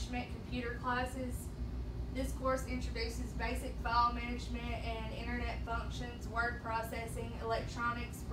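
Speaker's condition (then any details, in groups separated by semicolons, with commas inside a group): No condition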